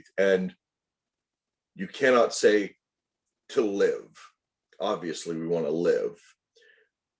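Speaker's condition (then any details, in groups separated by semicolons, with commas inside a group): No condition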